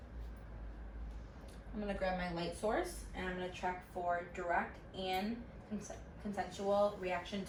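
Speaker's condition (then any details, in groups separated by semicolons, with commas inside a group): No condition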